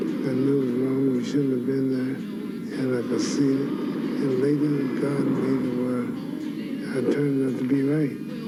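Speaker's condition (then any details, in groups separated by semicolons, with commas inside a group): Parkinson's syndrome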